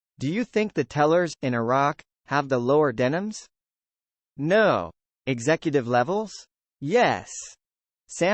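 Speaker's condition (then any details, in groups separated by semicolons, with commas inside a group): No condition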